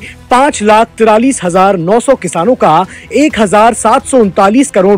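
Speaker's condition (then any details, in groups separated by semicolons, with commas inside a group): No condition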